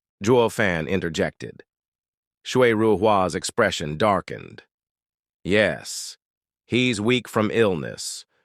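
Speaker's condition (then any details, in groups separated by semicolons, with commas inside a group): No condition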